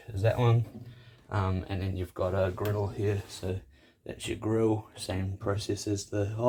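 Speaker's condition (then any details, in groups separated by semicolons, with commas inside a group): No condition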